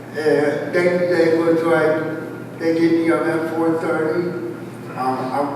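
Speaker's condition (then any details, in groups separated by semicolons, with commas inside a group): Cerebral palsy, spastic quadriplegia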